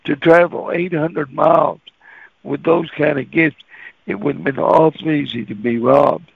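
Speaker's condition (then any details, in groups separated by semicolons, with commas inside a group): Cerebral palsy; can't talk plain when nervous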